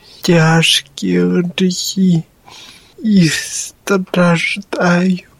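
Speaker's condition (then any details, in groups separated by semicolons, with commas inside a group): Cerebral palsy; since birth, born apparently lifeless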